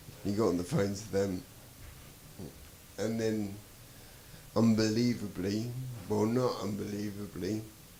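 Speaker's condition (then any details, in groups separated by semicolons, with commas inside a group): Traumatic brain injury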